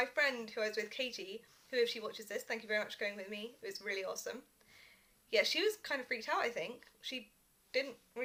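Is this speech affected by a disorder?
No.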